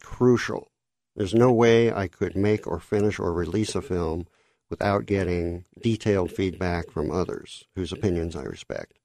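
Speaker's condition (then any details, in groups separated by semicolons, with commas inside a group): Cleft lip and palate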